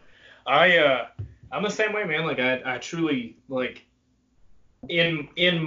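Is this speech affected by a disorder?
No.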